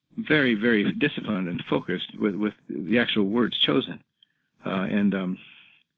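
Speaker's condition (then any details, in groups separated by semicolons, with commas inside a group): Parkinson's disease; confirmed by drug response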